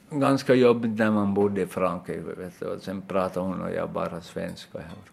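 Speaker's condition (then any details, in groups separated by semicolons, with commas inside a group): Aphasia after brain injury; hit by car at age seven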